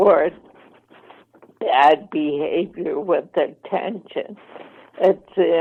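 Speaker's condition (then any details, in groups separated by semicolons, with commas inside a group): ALS, mild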